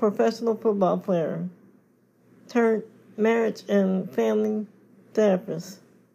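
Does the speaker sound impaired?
Yes: cerebral palsy; confined to wheelchair.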